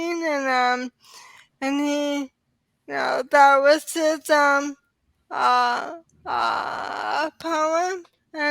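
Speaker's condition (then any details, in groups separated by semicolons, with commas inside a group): ALS; diagnosed in early 30s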